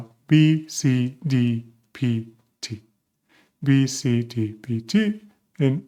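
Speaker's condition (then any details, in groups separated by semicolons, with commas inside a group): No condition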